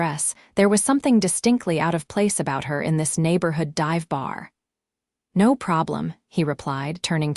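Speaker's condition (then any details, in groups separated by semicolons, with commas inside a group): No condition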